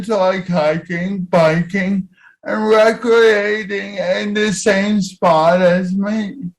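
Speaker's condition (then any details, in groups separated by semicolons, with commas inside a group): Cerebral palsy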